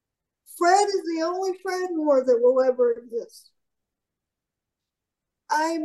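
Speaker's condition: Cerebral palsy; from birth

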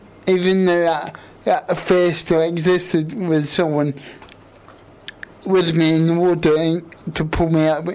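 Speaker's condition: Quadriplegic cerebral palsy; all four limbs affected, right side worse than left, wheelchair bound, 24-hour care; obvious speech impediment, quite a bit of effort to speak and shape words, considers self understandable

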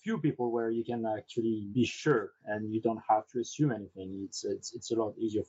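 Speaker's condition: No condition

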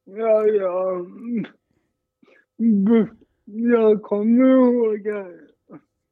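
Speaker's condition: Cerebral palsy, mild

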